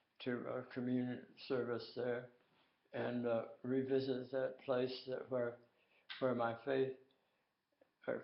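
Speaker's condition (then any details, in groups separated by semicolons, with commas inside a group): Tongue cancer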